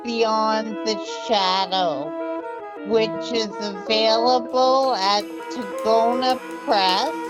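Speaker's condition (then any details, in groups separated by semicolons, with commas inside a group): Multiple sclerosis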